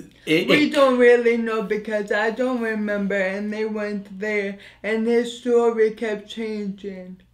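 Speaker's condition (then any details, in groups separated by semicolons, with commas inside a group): Anoxic brain injury; had breathing tube, speech therapy recommended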